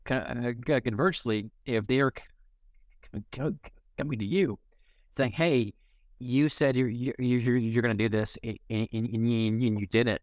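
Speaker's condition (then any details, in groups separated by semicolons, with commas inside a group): Stuttering; stutters in conversation, disfluencies may sound like audio buffering; repeated sounds, repeated words, blocks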